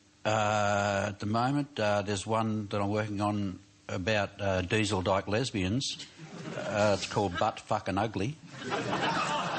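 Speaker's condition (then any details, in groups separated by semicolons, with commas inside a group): No condition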